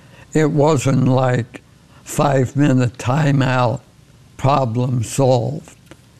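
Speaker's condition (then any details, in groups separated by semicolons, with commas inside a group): ALS; progressive neurodegenerative disease causing loss of muscle control, initial prognosis 2 to 5 years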